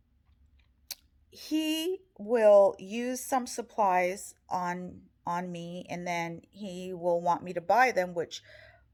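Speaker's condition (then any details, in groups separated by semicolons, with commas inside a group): No condition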